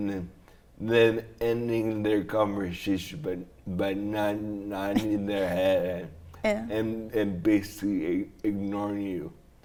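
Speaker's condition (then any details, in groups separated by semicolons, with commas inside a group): Traumatic brain injury; slurred, relearned talking and swallowing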